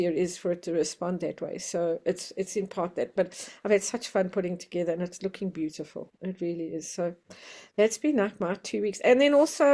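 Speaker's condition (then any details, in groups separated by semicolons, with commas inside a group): No condition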